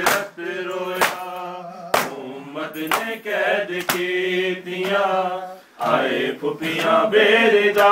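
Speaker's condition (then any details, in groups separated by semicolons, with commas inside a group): No condition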